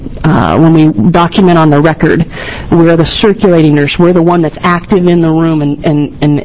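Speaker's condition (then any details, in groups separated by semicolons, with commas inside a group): No condition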